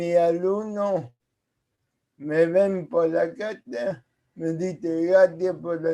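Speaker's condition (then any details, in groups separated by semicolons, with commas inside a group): Cerebral palsy; speaks as if with potato in mouth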